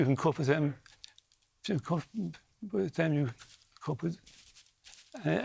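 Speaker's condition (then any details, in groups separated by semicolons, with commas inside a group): Early onset Parkinson's disease; mute about three years, speaking again after DBS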